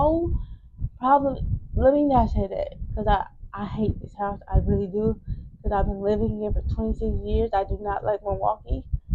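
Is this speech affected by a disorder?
Yes: cerebral palsy; wheelchair user.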